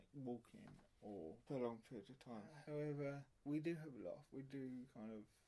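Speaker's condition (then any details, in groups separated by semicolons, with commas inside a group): Cerebral palsy; mild, affects muscles and speech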